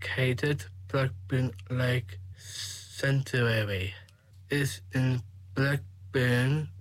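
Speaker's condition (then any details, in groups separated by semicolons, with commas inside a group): Down syndrome; 21 years old; age 21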